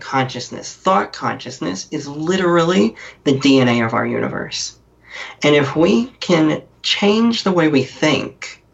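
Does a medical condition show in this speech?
Yes: cleft lip and palate; talks differently.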